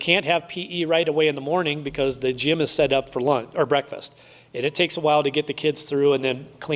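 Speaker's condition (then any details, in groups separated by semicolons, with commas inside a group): No condition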